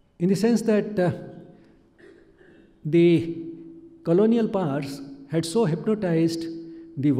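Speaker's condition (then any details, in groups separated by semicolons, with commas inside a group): No condition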